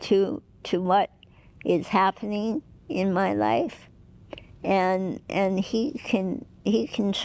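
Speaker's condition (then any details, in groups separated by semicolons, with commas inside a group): Cerebral palsy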